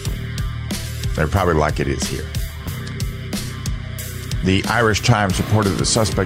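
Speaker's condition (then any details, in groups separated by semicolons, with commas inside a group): No condition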